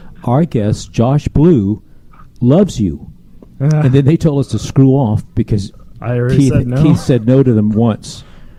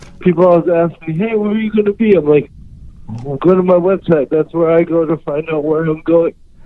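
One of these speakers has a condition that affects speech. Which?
The second: cerebral palsy; unable to write or type.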